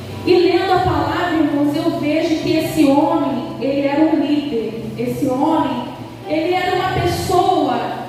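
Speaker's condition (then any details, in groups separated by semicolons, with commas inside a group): No condition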